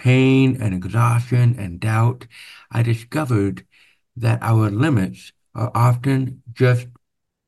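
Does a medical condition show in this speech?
Yes: profound hearing loss, deaf accent; noticeably different accent.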